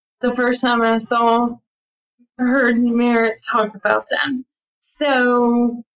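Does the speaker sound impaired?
Yes: ALS; attends ALS clinic.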